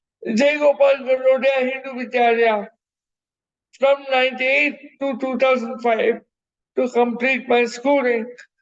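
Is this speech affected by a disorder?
Yes: cerebral palsy.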